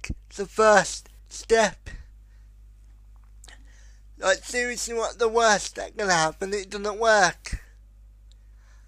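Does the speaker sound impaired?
Yes: spastic quadriplegic cerebral palsy; most severe type, present since birth, uses electric wheelchair driven himself.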